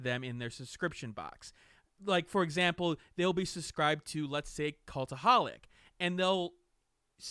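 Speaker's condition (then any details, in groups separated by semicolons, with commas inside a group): No condition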